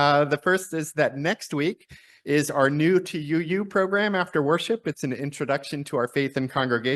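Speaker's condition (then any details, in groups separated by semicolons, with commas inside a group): No condition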